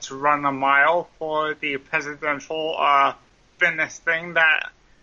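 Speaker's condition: Cerebral palsy; mild form, lifelong since childhood

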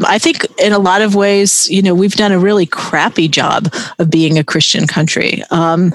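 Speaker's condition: No condition

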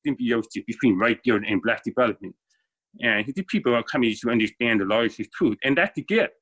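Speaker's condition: Deafness, born deaf

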